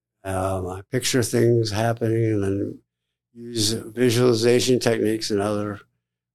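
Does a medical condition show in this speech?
Yes: tongue cancer surgery; tongue (glossopharyngeal) cancer, tongue lesion found on biopsy, surgically excised; survivor after tongue surgery.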